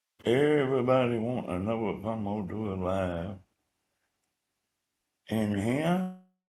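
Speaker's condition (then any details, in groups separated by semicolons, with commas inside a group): Brain bleed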